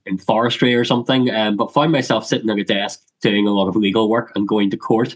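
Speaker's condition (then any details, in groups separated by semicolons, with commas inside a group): Cleft lip and palate; congenital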